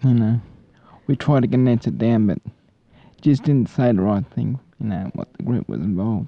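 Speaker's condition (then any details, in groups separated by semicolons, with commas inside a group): Cerebral palsy; 33 years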